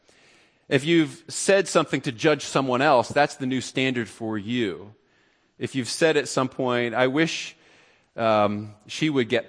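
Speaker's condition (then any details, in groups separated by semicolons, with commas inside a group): No condition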